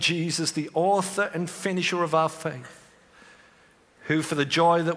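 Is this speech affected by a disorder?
No.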